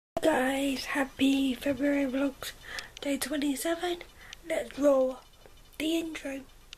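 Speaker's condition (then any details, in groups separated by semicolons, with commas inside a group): Cerebral palsy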